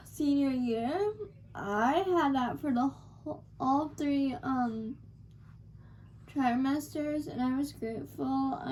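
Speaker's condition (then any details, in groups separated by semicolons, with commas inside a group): Cerebral palsy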